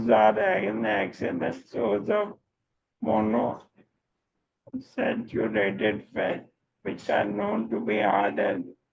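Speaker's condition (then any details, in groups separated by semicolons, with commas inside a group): Motor neurone disease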